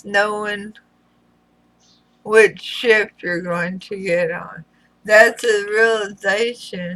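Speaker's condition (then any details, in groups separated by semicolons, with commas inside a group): Throat cancer radiation damage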